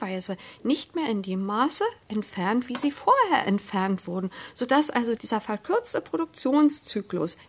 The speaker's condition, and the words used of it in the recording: No condition.